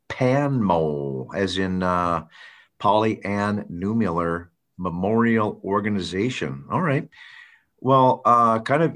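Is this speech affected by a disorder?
No.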